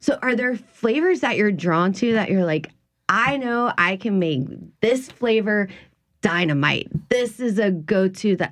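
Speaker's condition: No condition

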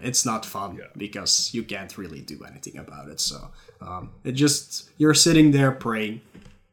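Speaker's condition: No condition

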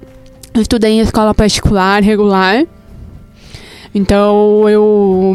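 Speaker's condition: Deafness, profound left, severe right; speech therapy almost whole life, cannot make phone calls

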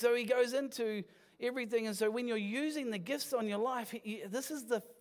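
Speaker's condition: No condition

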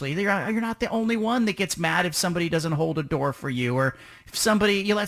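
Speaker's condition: No condition

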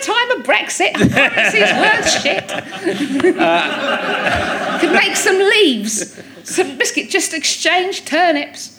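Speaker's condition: Tourette's syndrome; tics since about age six, neurological, believed inherited, intensified in early 20s; rude tics including swearing, says worst thing, interjected words like hedgehog, geronimo

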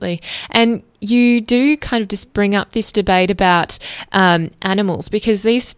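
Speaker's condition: No condition

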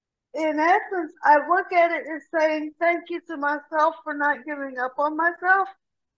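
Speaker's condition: Cerebral palsy; severe rotator cuff tear

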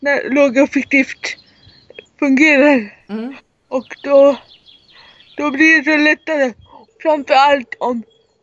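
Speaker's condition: Cerebral palsy; severe, wheelchair user

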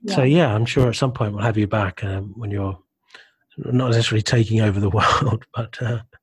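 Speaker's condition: No condition

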